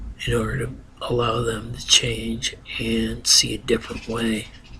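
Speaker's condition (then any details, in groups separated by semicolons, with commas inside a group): Ataxia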